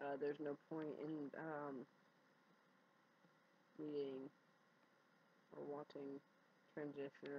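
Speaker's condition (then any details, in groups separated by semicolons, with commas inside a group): No condition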